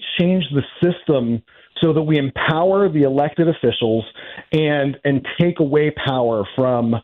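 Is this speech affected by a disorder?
No.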